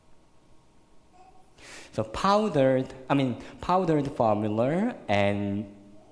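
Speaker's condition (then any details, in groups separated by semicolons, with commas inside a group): Cleft lip and palate, severe; one in junior high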